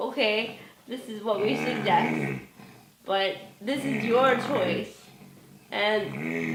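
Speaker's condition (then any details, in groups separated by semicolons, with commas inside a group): Cerebral palsy; increased muscle tone, diagnosed in childhood; about 46 years since diagnosis, Botox for tone, physical therapy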